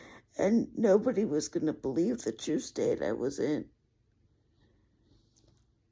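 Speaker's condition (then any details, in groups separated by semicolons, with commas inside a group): Cerebral palsy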